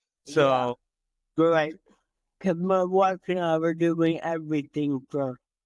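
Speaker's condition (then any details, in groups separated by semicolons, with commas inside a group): Cerebral palsy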